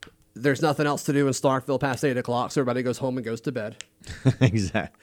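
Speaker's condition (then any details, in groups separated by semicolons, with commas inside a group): No condition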